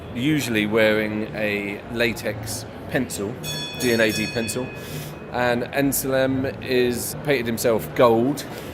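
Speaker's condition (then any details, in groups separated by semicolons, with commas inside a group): No condition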